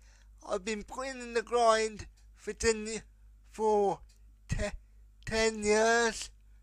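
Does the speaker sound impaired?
Yes: spastic quadriplegic cerebral palsy; most severe type, present since birth, uses electric wheelchair driven himself, expected non-verbal, began talking at age 6; able to communicate, stutters a lot, worse when distracted by several things.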